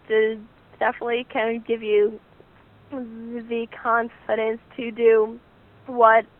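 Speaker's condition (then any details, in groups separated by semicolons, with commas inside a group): Stuttering; stuttering since beginning to talk, speech therapy with own speech therapist; needs extra time to speak, letters to teachers, friends avoid filling in words; repeated sounds, blocks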